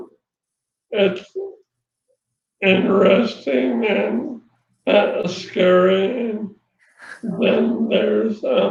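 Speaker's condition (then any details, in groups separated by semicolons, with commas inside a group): ALS; voice changed early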